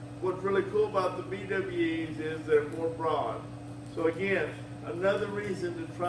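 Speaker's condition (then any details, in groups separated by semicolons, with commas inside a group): Cerebral palsy; wheelchair user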